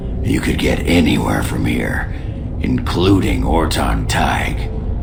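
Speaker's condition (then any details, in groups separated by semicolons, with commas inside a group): No condition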